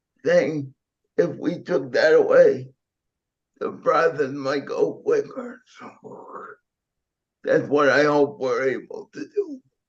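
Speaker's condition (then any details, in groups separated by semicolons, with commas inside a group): Cerebral palsy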